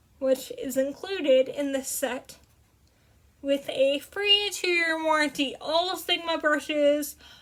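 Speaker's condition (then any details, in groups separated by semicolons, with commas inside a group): Cerebral palsy, spastic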